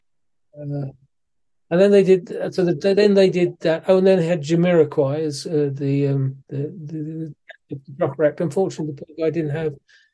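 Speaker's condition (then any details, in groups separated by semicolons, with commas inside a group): Parkinson's disease; diagnosed by neurologist in Malaysia around age 60, suspected for a while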